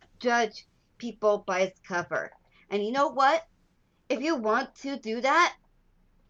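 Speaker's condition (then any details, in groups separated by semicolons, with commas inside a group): Down syndrome; lifelong, walked later than other children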